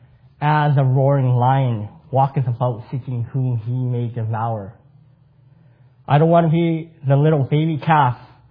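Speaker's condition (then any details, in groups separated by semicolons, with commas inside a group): Cleft palate; congenital cleft palate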